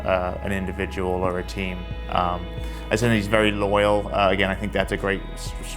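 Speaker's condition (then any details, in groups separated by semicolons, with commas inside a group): No condition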